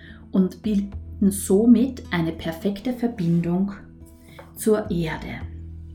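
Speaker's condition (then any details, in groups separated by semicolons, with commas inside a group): No condition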